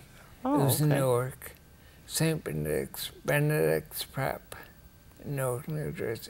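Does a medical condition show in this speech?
Yes: ataxia; rare, progressive.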